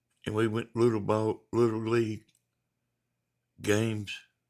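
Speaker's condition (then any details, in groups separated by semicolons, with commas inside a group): Brain bleed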